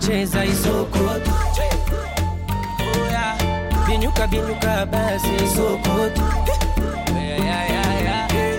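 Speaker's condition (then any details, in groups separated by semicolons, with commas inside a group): No condition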